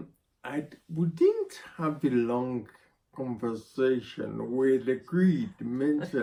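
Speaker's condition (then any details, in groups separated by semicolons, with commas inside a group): Spinocerebellar ataxia (sca7); needs help typing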